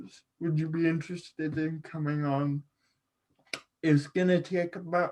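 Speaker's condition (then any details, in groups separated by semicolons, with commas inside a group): Cerebral palsy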